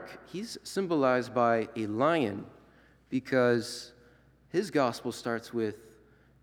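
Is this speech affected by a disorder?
No.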